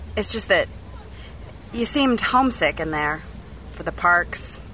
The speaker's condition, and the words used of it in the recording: No condition.